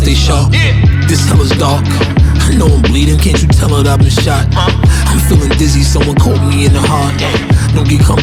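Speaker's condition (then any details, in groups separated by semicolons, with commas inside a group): No condition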